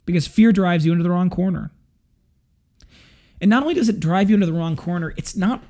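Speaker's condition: No condition

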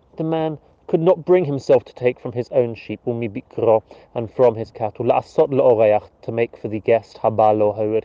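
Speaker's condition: No condition

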